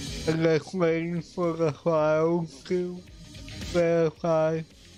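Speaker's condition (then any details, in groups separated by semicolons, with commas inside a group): Cerebral palsy; affects voice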